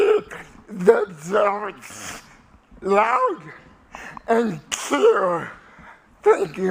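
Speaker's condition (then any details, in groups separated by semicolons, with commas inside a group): Cerebral palsy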